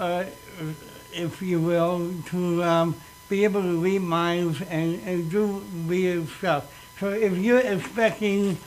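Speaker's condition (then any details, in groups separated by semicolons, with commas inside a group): Cerebral palsy; present from birth; mild, walks independently; able to talk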